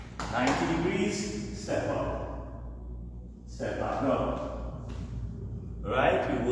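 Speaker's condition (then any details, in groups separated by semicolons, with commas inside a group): No condition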